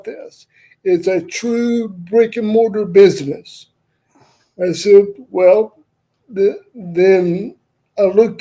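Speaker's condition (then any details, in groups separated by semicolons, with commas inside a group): Cerebral palsy; wheelchair user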